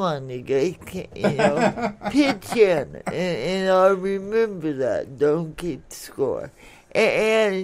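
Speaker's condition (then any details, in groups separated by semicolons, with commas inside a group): Cerebral palsy; speech affected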